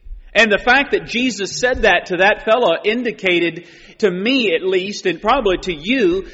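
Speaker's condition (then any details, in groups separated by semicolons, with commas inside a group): No condition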